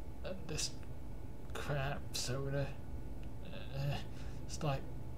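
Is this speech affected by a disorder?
Yes: cerebral palsy.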